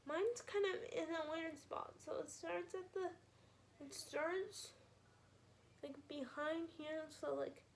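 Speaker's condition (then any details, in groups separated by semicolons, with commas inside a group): Spastic quadriplegic cerebral palsy; spasms managed with baclofen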